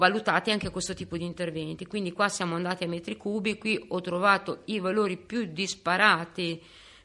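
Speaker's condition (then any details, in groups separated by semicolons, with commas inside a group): No condition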